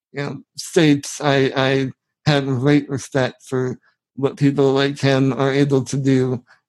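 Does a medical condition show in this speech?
Yes: spinal muscular atrophy; genetic, present from birth, form of muscular dystrophy, brain signals not reaching muscles, severe atrophy in almost all muscles; subtitles provided for guest's speech in video version.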